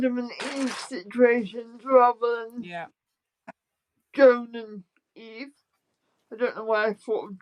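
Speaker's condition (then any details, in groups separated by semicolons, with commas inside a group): Spastic quadriplegic cerebral palsy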